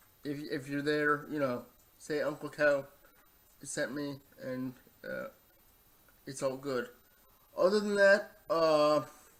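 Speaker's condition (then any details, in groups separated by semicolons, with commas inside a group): Cerebral palsy, spastic diplegia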